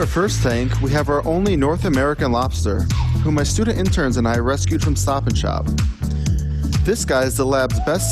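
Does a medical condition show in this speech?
No.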